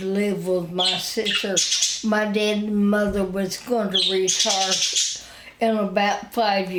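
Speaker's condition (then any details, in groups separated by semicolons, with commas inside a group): Spinal ataxia; wheelchair user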